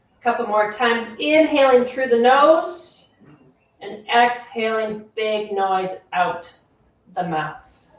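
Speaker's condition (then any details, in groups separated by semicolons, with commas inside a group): No condition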